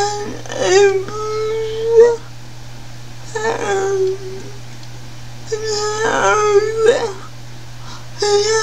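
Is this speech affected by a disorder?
Yes: cerebral palsy.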